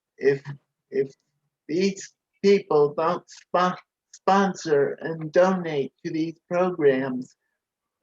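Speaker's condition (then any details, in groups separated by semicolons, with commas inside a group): Cerebral palsy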